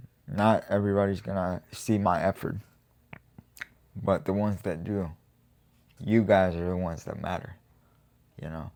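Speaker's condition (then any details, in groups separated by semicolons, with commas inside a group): Cerebral palsy; quadriplegic, uses wheelchair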